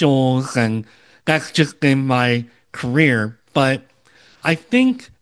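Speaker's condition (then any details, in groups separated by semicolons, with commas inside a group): Cleft lip and palate, Opitz G/BBB syndrome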